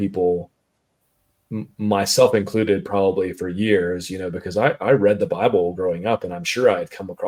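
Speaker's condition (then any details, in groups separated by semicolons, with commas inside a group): No condition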